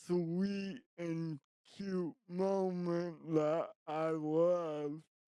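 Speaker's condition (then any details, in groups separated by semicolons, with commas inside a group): Traumatic brain injury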